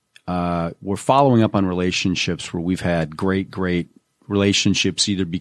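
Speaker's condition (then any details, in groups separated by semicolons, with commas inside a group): No condition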